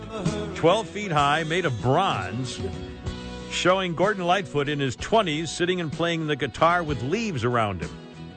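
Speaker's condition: No condition

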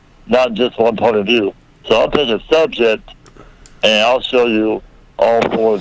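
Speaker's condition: Muscular dystrophy, a rare form

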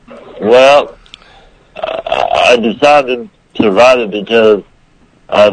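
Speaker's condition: Muscular dystrophy; rare form of muscular dystrophy, about 500 people have it, from birth, age 30

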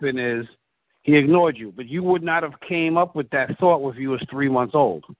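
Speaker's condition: No condition

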